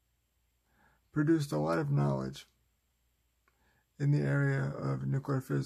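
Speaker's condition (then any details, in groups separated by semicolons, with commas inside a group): Cerebral palsy, spastic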